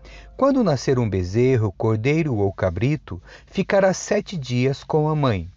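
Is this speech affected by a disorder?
No.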